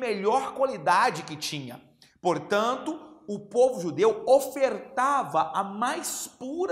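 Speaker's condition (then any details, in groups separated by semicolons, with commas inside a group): No condition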